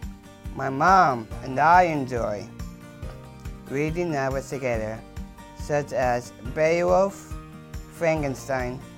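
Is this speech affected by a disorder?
Yes: Down syndrome, trisomy 21.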